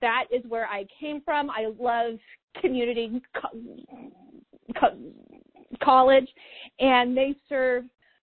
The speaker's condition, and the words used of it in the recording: Stuttering. Especially since I am one of the few stuttering female comics in the world.